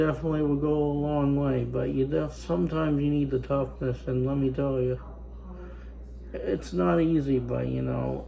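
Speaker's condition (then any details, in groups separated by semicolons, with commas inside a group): Spastic cerebral palsy; able to talk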